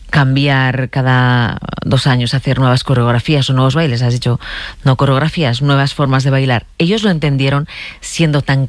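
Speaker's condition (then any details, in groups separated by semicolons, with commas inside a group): No condition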